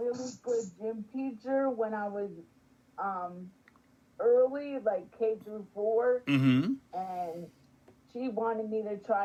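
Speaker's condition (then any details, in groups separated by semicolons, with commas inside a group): Spastic quadriplegic cerebral palsy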